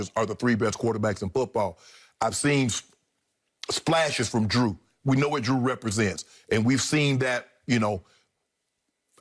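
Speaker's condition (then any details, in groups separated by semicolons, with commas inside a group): No condition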